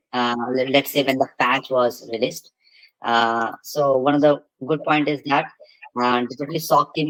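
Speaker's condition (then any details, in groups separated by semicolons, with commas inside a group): No condition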